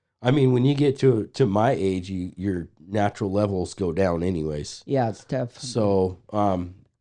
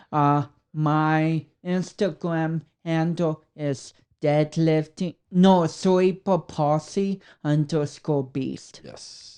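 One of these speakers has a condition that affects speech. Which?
The second: cerebral palsy; oxygen loss at birth, affects speech, walking, balance; impaired speech coordination, must slow down, concentrate.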